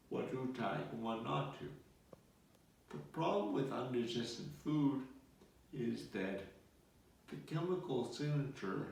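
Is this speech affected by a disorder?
Yes: multiple sclerosis; diagnosed 10 to 15 years ago, progressing last three years.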